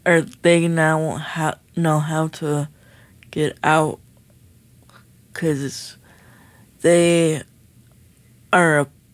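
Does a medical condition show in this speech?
Yes: cerebral palsy; needs Hoyer lift to get out of bed, daily medication, 24/7 care; in motorized wheelchair, came to studio by TriMet.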